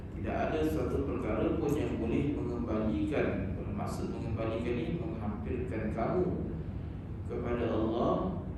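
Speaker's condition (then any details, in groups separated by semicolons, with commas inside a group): No condition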